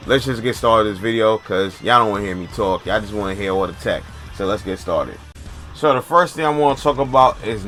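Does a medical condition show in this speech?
No.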